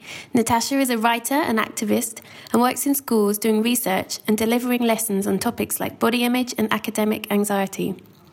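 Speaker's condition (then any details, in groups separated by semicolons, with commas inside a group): No condition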